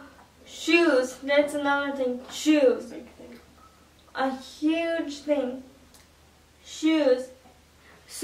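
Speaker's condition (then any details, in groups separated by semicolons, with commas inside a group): Cerebral palsy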